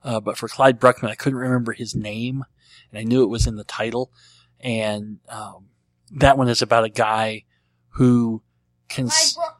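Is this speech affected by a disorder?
Yes: cleft lip and palate; cleft lip and palate since birth.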